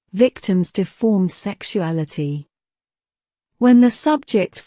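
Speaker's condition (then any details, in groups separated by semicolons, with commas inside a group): No condition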